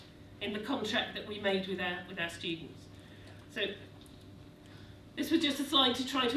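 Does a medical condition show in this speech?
No.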